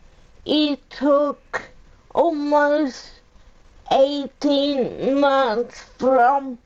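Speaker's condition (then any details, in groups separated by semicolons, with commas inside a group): Cerebral palsy; uses a power chair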